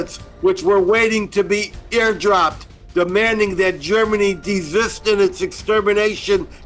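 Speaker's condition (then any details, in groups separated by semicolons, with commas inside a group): No condition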